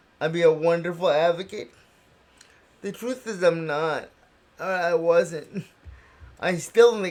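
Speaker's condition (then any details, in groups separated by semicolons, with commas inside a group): Cerebral palsy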